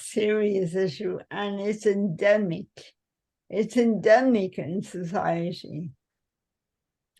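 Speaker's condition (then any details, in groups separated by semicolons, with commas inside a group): Cerebral palsy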